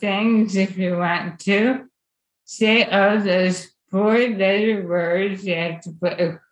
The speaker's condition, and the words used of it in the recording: ALS (motor neuron disease). I can't sing and perform anymore, but I can listen.